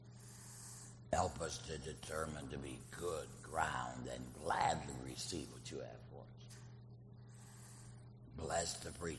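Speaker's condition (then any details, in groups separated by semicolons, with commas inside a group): Laryngectomy; artificial voice via prosthesis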